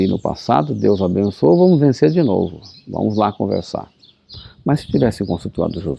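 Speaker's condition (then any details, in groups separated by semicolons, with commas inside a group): No condition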